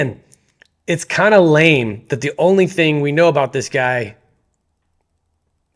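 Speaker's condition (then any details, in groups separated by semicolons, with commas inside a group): No condition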